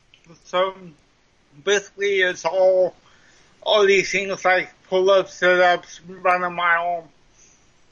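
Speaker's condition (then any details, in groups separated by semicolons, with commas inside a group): Cerebral palsy; mild form, lifelong since childhood, trouble writing, slow running, mile took 21 minutes, school accommodations; speech impediment, sounds like Wendy's drive-through speaker box, may sound drunk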